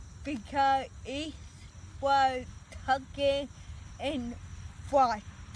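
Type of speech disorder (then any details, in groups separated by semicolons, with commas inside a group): Apraxia of speech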